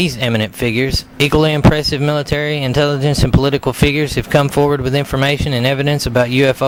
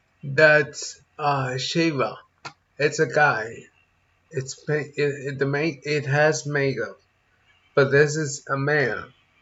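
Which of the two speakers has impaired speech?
The second: multiple sclerosis.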